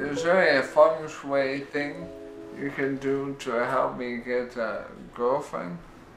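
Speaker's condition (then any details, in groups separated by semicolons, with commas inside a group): ALS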